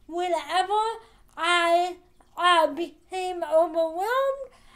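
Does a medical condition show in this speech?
Yes: cerebral palsy, spastic.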